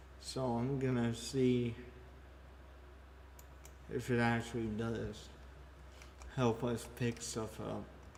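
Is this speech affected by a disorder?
Yes: cerebral palsy; only one hand usable.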